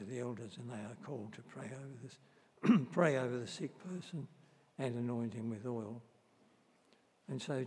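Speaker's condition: Parkinson's disease; varying

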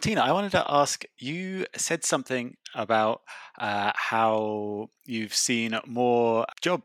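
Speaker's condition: No condition

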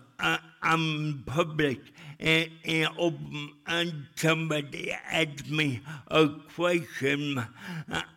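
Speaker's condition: Cerebral palsy; mother spoke for him in childhood

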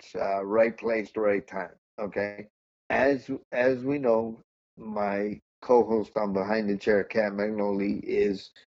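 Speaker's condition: Cerebral palsy; see and hear

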